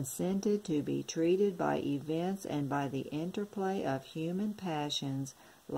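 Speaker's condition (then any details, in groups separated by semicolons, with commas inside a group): No condition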